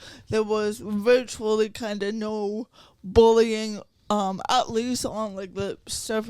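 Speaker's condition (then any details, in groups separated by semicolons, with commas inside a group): Cerebral palsy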